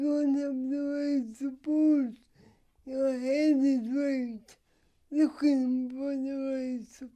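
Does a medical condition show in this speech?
Yes: cerebral palsy; needs practically everything done for her, including getting up, dressing, washing and feeding.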